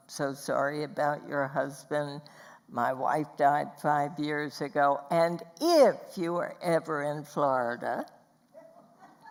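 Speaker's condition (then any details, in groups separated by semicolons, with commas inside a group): Spasmodic dysphonia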